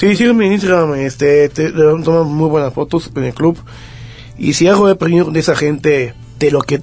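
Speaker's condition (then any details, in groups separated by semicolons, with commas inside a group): Down syndrome; congenital, trisomy 21, age 24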